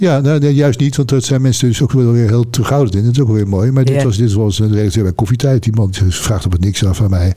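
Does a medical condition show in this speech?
Yes: Parkinson's disease; progressive, slowly worsening, one foot wobbly and less stable, odd gait; lip tremor that can start suddenly, jaw spasm mostly when falling asleep.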